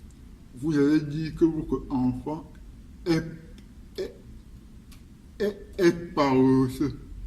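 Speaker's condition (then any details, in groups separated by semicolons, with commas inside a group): Cerebral palsy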